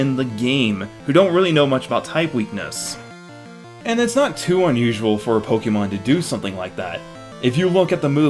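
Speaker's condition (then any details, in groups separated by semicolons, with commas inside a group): No condition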